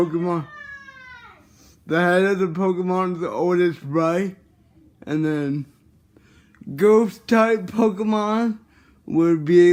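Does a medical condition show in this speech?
Yes: cerebral palsy.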